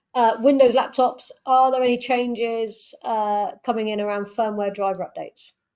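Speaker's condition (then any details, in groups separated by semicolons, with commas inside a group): No condition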